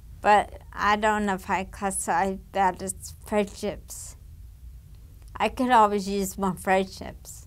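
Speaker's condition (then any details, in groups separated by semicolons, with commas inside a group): Damaged diaphragm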